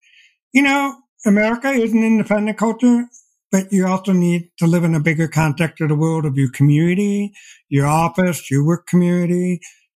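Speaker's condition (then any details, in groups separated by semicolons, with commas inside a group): Deafblindness; progressive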